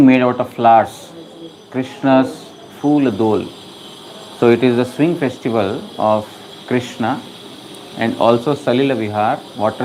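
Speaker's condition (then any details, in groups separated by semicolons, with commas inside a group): No condition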